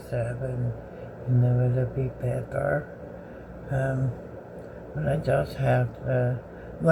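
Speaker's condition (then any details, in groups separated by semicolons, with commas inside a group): Bell's palsy; severe left-sided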